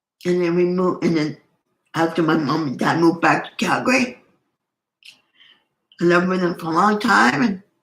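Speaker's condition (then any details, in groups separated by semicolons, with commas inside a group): Cerebral palsy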